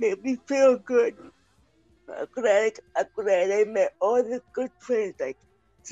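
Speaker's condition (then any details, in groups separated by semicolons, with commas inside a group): Cerebral palsy; age 61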